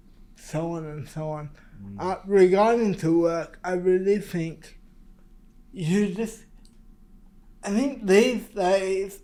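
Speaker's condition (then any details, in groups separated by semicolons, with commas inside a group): Cerebral palsy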